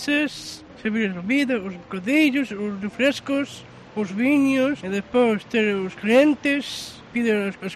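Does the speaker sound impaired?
Yes: Down syndrome; one extra chromosome, present from birth.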